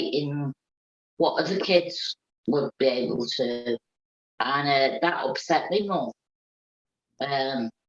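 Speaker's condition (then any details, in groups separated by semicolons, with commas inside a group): Cerebral palsy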